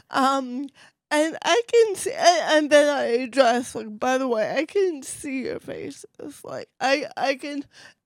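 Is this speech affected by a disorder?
Yes: cerebral palsy; incredibly mild case, affects only voice and one hand.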